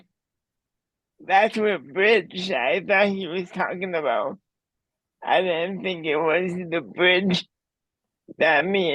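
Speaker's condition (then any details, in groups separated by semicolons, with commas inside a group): Cerebral palsy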